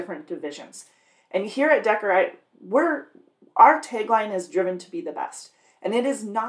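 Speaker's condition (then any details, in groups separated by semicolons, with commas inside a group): No condition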